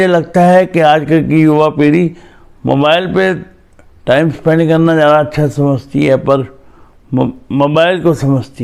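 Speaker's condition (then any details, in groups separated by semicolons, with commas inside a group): Cerebral palsy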